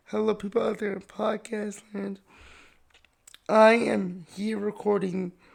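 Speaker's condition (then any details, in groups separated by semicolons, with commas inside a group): Cerebral palsy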